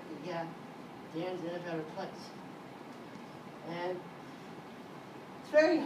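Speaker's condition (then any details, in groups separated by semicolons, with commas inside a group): Cerebral palsy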